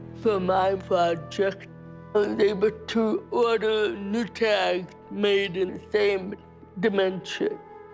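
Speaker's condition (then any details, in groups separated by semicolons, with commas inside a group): Cerebral palsy; speech therapy by age four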